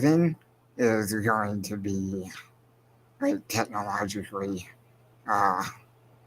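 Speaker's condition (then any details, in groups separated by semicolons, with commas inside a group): Spinal muscular atrophy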